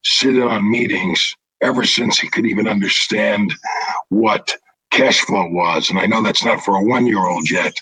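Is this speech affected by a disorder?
Yes: throat cancer, vocal cords removed; now partial voice.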